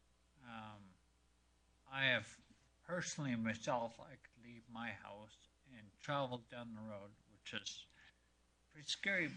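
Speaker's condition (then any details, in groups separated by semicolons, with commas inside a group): Multiple sclerosis; affects balance; affecting speech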